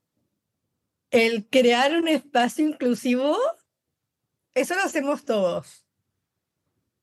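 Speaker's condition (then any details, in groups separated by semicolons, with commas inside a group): Down syndrome; congenital, since birth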